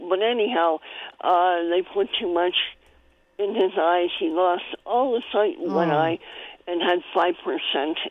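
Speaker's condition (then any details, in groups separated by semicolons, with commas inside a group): Cleft palate; congenital, had to be fed with a spoon at one point in early childhood; spoon feeding needed at one point in early childhood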